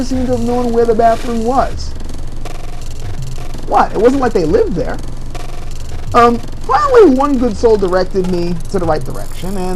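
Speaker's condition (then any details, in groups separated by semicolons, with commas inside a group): No condition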